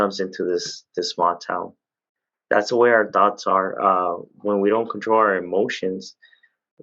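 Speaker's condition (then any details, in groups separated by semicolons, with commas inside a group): No condition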